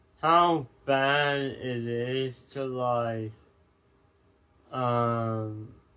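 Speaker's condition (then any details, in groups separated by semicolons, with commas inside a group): Tongue cancer surgery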